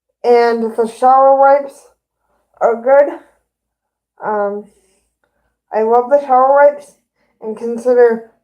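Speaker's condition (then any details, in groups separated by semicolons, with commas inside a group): Cerebral palsy; both hands affected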